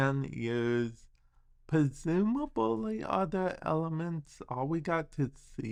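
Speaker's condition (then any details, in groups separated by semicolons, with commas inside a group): Cerebral palsy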